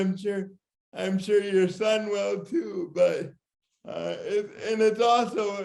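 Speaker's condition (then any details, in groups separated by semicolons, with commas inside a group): Cerebral palsy; from birth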